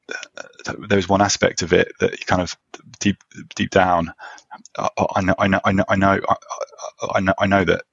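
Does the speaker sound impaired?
Yes: stammering; past group therapy sessions gave temporary easier speech then relapse, past voluntary stammering practice; works on acceptance rather than fluency, discloses stammer openly, e.g. at interview start; speech blocks, gets stuck, amount of stammering varies between conversations; here repeated words, blocks.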